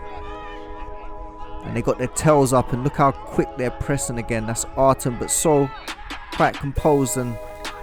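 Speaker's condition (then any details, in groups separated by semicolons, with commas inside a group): No condition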